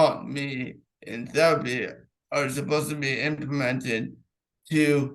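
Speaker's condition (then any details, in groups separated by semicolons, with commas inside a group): Cerebral palsy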